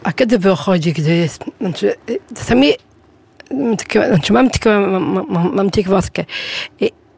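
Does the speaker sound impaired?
Yes: Down syndrome; per own account not obviously visible, experience with rehabilitation camps.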